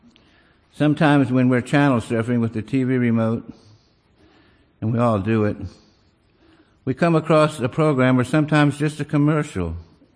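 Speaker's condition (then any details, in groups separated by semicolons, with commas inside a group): Parkinson's disease; father also had it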